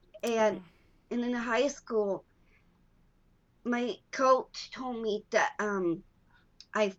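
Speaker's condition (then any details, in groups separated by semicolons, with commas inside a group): Down syndrome; walked later than other children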